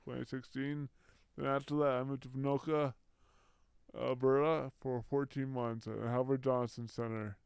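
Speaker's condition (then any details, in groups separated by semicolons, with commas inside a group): Brain injury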